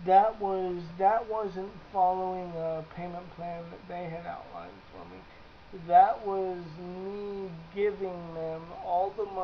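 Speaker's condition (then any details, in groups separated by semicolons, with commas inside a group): Cerebral palsy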